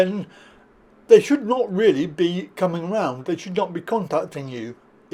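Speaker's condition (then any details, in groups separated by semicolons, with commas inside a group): Cerebral palsy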